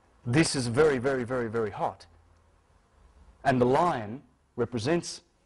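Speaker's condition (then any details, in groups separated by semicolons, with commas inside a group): No condition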